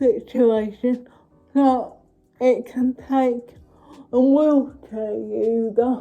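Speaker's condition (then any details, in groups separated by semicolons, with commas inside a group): Cerebral palsy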